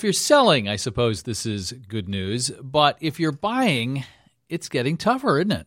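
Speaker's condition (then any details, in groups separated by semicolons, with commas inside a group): No condition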